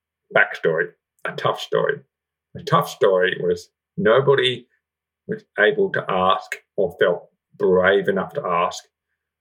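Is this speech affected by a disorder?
Yes: profound deafness, congenital, severe profound hearing loss; profound deafness since birth, hearing aids, cochlear implant in worse ear, right ear better; relearned speech sounds after implant with NDIS-funded speech therapist specialised in hearing loss.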